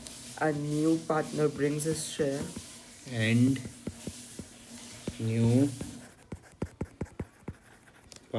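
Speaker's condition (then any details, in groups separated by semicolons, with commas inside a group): No condition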